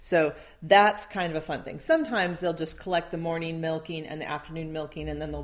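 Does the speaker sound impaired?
No.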